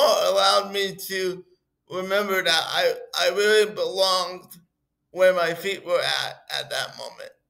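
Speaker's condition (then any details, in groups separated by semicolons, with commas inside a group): Cerebral palsy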